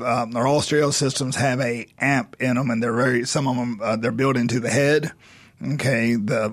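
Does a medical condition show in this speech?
No.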